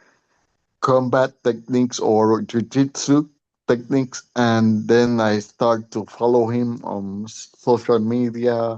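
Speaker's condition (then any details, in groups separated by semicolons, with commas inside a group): Cerebral palsy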